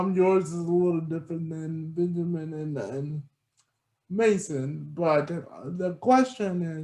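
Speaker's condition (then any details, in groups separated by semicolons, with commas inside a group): Cerebral palsy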